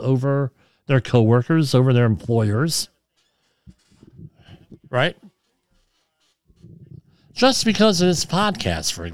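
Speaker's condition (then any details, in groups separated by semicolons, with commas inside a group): Cleft lip and palate; present since childhood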